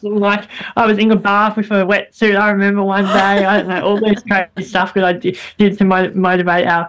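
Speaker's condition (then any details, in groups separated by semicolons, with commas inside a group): Bilateral cleft lip and palate; speech greatly improved after years of speech therapy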